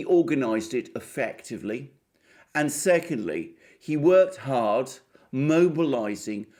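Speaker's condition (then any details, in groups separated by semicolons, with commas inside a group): No condition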